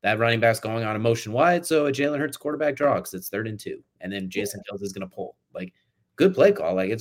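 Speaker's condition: No condition

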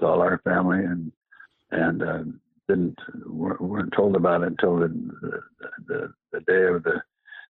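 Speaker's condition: Parkinson's; past cancer

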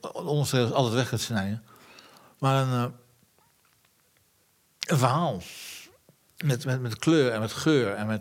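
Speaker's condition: Parkinson's disease; speaks with difficulty

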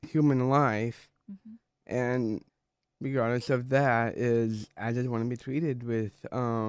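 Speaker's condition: Down syndrome

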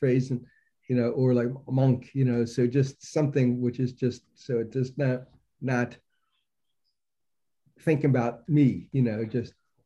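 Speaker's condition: Aphasia; stroke at age 36, paralysis, uses one hand, wife Stephanie Mensh as caregiver; about 36 years since stroke, 30 minutes walking exercise, physical therapist, Stroke Comeback Center; lost ability to speak after stroke, then very talkative, fragmented speech, asked to talk louder

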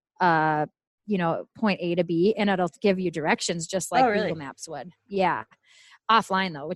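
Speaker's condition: No condition

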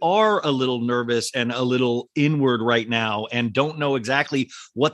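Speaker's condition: No condition

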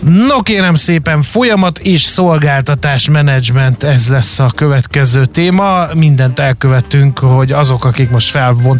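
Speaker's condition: No condition

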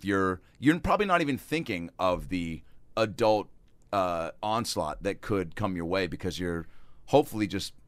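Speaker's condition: No condition

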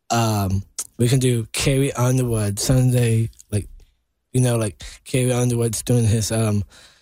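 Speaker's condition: Down syndrome

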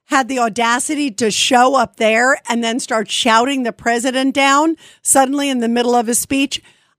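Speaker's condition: No condition

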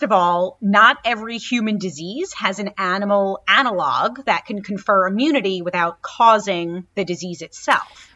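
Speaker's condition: No condition

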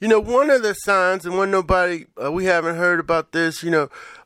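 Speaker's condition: No condition

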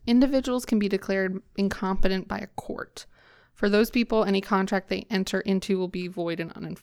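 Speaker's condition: No condition

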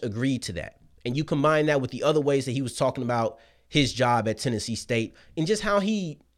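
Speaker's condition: No condition

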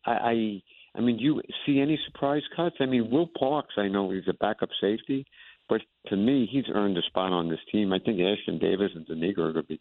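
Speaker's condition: No condition

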